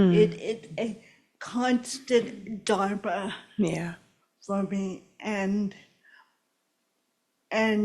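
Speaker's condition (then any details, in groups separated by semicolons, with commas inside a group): Cerebral palsy; since birth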